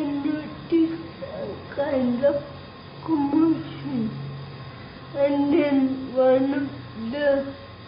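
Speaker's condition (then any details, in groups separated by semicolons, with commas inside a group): Cerebral palsy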